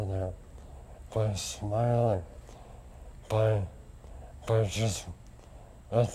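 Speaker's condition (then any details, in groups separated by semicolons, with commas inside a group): Lou Gehrig's disease; onset index finger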